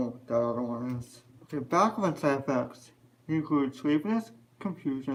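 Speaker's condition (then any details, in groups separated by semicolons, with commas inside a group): Spastic quadriplegic cerebral palsy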